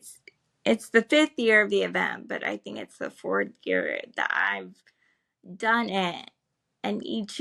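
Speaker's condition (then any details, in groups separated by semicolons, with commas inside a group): Cerebral palsy; spastic legs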